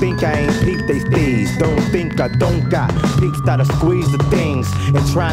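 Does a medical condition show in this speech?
No.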